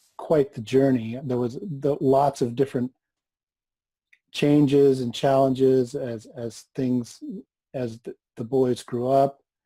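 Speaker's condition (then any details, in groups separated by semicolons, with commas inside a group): No condition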